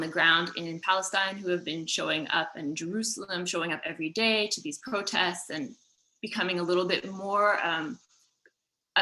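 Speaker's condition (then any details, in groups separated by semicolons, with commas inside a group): No condition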